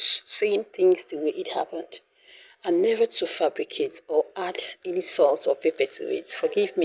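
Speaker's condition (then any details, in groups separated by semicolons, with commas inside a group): No condition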